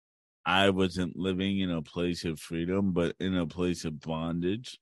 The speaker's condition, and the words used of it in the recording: Cerebral palsy. You might start to think I have a disability when you hear me speak, or when you see me walk and you realize that I have a